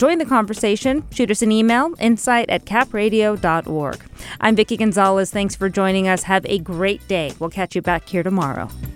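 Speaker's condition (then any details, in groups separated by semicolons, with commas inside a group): No condition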